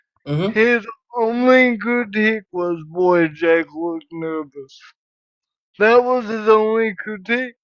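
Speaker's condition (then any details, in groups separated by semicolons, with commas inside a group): Cerebral palsy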